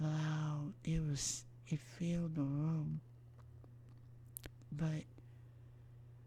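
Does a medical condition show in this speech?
Yes: myasthenia gravis; major emergency surgery, no cure; diagnosed while hospitalized, in her 20s; lungs collapsed while hospitalized.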